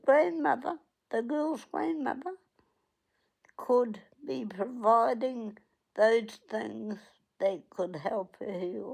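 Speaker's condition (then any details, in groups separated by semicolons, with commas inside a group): Cerebral palsy; onset at 8 days old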